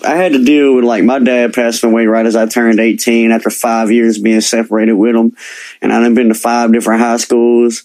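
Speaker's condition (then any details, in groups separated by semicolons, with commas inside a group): Cleft lip and palate; present from birth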